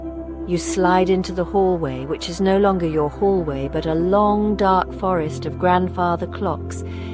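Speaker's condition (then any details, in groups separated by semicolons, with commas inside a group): No condition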